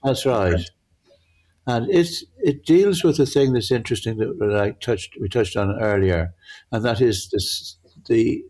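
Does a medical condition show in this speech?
Yes: Parkinson's; grouped objects merge together.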